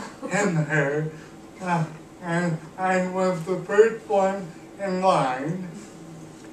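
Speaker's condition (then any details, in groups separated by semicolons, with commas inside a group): Cerebral palsy; cannot walk, uses wheelchair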